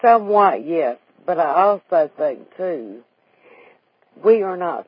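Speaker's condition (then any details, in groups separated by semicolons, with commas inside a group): Vocal cord paralysis after stroke, unilateral vocal fold paralysis; one vocal cord paralyzed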